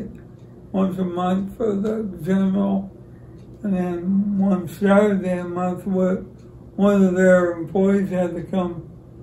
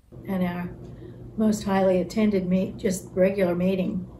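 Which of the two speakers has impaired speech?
The first: ALS; about 25 years since diagnosis.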